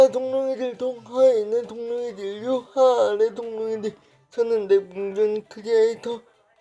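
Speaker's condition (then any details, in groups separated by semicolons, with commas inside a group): Brain lesion disability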